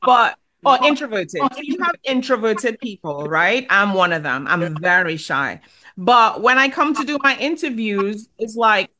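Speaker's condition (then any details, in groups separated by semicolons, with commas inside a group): No condition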